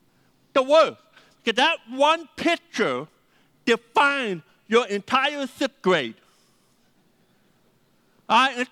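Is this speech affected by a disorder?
Yes: deafness; needs names repeated several times.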